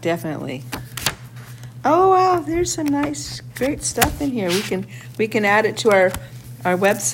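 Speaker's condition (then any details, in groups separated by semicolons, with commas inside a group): No condition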